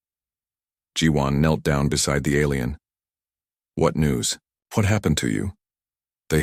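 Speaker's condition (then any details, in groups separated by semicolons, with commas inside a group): No condition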